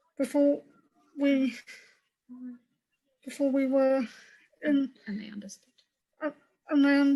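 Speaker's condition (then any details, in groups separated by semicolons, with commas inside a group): Cerebral palsy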